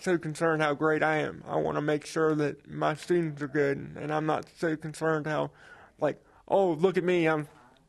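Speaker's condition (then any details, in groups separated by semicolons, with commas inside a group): Cerebral palsy; diagnosed at early age, more than 30 operations, uses wheelchair; age 46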